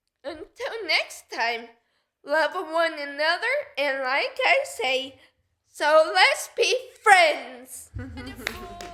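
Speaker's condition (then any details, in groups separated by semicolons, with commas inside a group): Cerebral palsy; affects muscles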